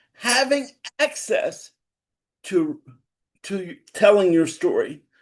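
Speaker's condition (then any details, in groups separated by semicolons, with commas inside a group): Cerebral palsy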